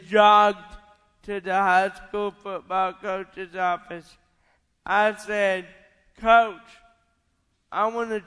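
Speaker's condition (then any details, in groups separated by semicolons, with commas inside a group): Cerebral palsy; not birth defects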